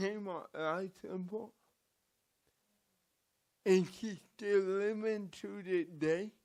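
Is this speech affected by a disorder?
Yes: cerebral palsy; from birth.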